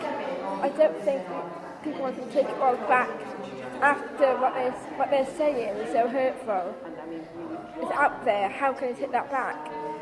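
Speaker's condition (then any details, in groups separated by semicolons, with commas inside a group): Down syndrome; learning disability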